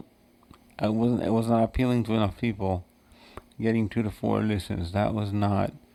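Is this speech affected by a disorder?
Yes: cerebral palsy; wheelchair user.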